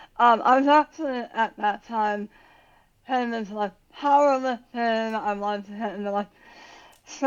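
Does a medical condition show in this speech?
Yes: tongue cancer surgery.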